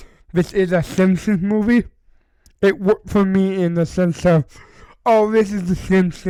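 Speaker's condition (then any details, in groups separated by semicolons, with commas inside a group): Cerebral palsy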